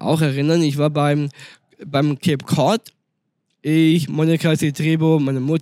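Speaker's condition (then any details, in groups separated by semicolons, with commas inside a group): Down syndrome; speaks German and fluent English, had tutoring to practise speaking German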